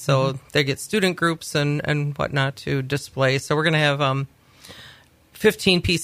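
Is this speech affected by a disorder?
No.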